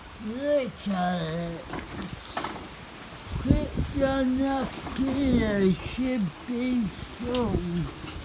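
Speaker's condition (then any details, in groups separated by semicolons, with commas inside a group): Cerebral palsy; spastic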